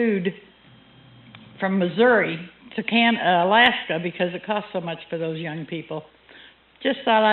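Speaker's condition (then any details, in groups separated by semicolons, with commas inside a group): No condition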